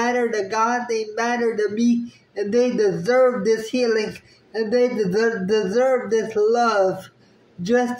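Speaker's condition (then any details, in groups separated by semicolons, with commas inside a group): Spastic cerebral palsy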